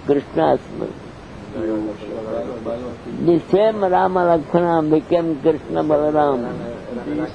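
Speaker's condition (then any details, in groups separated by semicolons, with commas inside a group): Deafness; cannot hear audience questions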